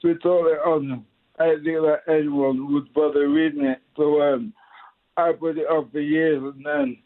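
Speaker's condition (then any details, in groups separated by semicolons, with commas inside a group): Motor neuron disease; diagnosed about 3 years ago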